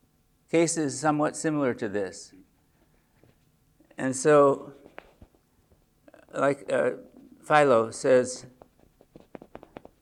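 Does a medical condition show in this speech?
Yes: Parkinson's disease; age 74.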